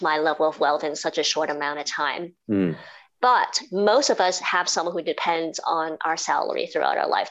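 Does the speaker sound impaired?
Yes: cleft palate and cleft lip; congenital, speech therapy as a teenager.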